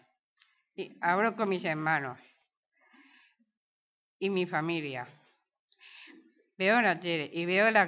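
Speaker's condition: Down syndrome

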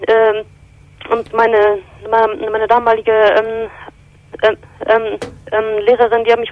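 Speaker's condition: Stuttering; stuttering since starting to speak, primary-school speech therapy, special school, Bonn technique then relapse, stopped; no current therapy, renewed speech therapy suggested; mild stutter, relatively fluent per host, quite nervous on call; repeated sounds, prolonged sounds

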